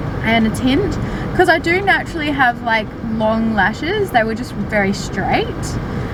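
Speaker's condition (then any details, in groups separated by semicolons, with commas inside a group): No condition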